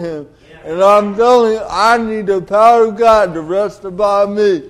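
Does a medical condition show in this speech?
Yes: cerebral palsy; oxygen loss at birth, cord around neck, delayed development, diagnosed at 18 months, Kennedy Krieger.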